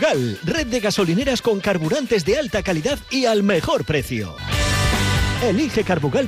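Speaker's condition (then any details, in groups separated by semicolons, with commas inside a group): No condition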